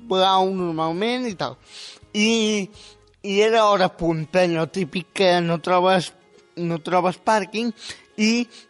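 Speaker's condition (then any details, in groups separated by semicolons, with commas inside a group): Spastic quadriplegic cerebral palsy; age 18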